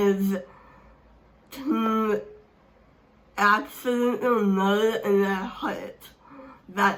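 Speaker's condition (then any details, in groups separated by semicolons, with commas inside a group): Speech impairment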